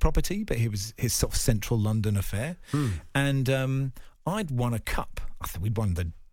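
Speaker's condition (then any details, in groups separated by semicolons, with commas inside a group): No condition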